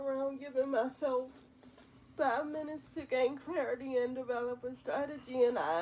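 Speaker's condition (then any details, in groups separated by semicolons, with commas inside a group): Quadriplegic cerebral palsy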